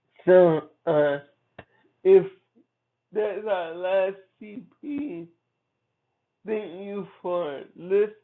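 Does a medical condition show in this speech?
Yes: cerebral palsy; from birth.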